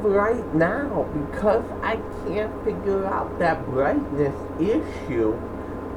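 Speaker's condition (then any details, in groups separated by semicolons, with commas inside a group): Cerebral palsy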